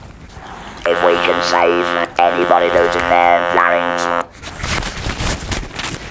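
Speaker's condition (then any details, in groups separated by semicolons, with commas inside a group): Laryngeal cancer with laryngectomy; chemotherapy, radiotherapy, repeated surgery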